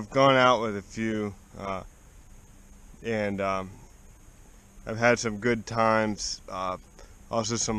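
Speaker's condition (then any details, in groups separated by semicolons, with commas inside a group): Cerebral palsy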